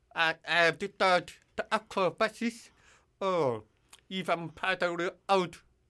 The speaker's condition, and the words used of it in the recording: Deafness. So sometimes my voice gets really distorted if I'm trying to scream at the full volume